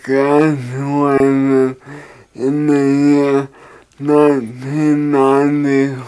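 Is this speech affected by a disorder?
Yes: traumatic brain injury; still hard to understand, improved with rehabilitation.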